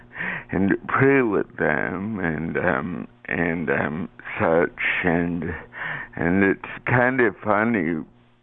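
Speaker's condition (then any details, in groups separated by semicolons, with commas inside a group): Cerebral palsy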